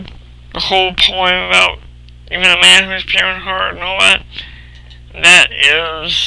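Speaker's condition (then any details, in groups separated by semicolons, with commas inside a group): Cerebral palsy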